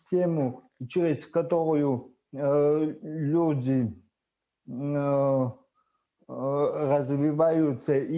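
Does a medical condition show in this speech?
Yes: cerebral palsy; from birth, wheelchair, spasticity; initially unintelligible speech.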